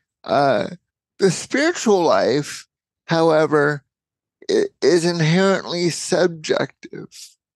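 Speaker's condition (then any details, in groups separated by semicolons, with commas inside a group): Cerebral palsy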